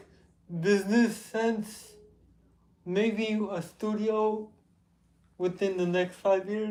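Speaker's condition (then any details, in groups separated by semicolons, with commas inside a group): Cerebral palsy; with developmental delay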